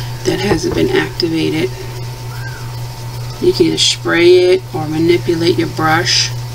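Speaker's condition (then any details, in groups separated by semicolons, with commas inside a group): No condition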